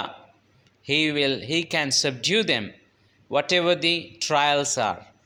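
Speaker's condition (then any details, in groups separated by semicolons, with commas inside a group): No condition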